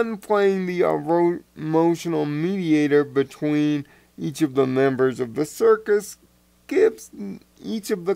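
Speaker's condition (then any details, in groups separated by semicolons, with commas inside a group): Cerebral palsy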